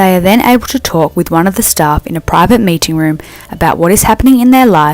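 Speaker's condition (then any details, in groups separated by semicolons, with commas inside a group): No condition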